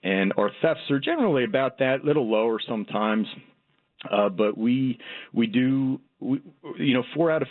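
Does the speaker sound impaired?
No.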